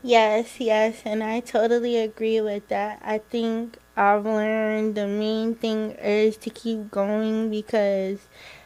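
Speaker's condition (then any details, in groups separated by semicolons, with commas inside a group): Cerebral palsy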